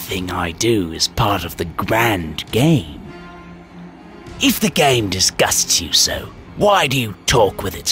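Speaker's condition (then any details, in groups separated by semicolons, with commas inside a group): No condition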